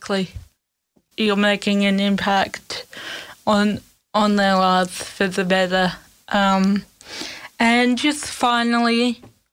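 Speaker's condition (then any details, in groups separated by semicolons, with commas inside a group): Cerebral palsy; cerebral palsy since birth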